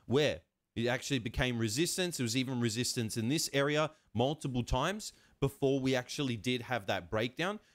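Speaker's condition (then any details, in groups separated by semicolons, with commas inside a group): No condition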